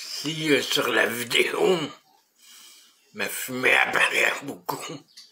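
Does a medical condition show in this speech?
Yes: traumatic brain injury; surgery.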